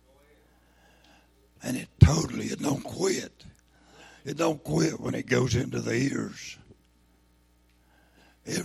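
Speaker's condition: Throat cancer, lost vocal cord; tumor grew from just over one to two inches in about two months, ate away vocal cord; kept trying to preach with no voice

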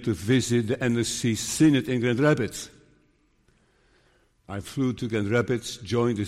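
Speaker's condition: Parkinson's disease; sometimes stutters and blurs words

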